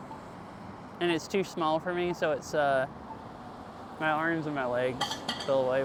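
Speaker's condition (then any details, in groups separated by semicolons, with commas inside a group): No condition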